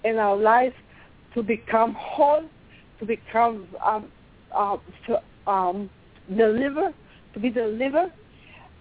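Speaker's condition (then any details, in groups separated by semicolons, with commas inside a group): Cerebral palsy; from birth, affects movement, about 53 years since onset; talking as loud as able, voice hard to hear, asked to speak louder; quiet voice, limited loudness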